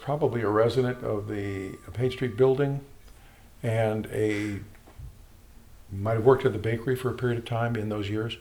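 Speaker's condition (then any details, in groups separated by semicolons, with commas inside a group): No condition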